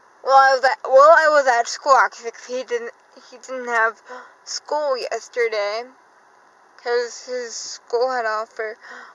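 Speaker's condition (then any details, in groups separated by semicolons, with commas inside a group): Cerebral palsy, dystonic hemiplegia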